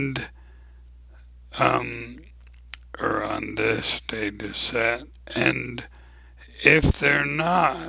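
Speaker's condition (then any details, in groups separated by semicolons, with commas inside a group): ALS; abnormally slow voice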